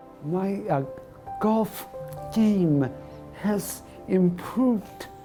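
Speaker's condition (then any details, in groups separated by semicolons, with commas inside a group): Rare dystonia; segmental dystonia of larynx, likely tongue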